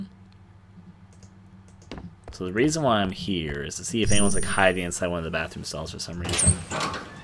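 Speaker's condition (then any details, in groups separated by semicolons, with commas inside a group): No condition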